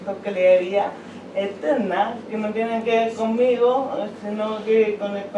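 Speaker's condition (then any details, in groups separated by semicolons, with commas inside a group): Cerebral palsy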